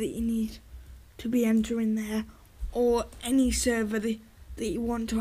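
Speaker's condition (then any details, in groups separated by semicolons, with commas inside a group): Cerebral palsy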